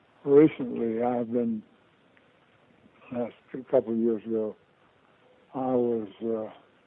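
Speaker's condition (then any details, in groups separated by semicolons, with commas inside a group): Parkinson's disease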